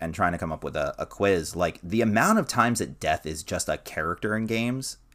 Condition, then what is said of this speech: No condition.